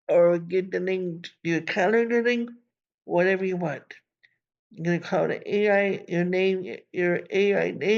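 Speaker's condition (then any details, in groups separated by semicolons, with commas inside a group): Cerebral palsy; from birth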